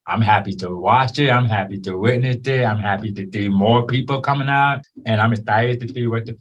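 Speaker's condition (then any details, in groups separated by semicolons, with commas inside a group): Born deaf; congenital deafness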